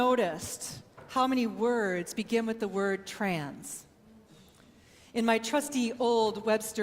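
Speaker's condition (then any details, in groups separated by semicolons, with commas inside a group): No condition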